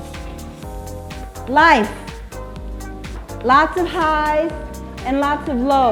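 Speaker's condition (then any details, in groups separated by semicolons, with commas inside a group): No condition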